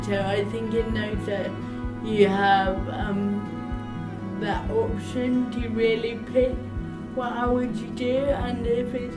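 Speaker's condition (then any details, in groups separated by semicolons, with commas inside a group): Cerebral palsy; arm tremors; requires support at home and work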